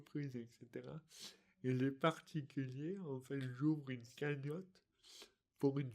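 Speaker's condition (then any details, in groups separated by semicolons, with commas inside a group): Dystonia; articulation difficulties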